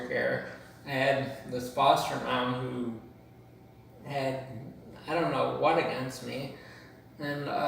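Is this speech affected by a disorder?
Yes: cerebral palsy.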